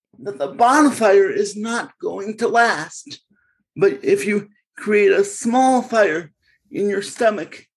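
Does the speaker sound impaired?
Yes: cerebral palsy; congenital cerebral palsy.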